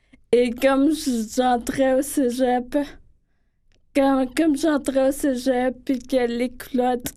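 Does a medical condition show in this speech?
Yes: Friedreich's ataxia; diagnosed at age 15, now age 30, progressive.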